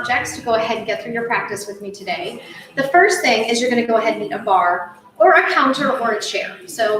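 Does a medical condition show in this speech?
No.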